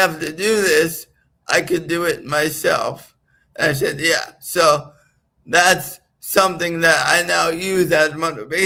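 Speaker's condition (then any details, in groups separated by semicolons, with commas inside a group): Right-sided physical disability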